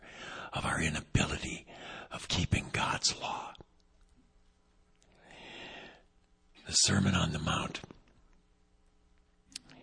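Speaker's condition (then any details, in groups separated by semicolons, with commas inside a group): Vocal cord paralysis, unilateral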